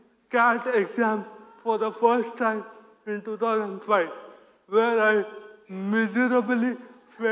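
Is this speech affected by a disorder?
Yes: cerebral palsy; affects body movements and speech.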